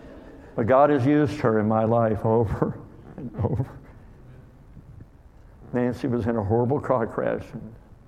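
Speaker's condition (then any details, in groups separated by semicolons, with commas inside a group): Cleft lip and palate; speech hard for others to understand in youth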